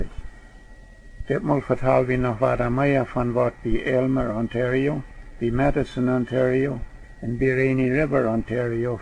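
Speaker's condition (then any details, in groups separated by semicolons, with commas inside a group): No condition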